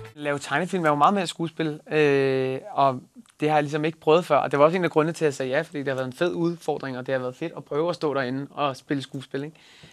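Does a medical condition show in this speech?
No.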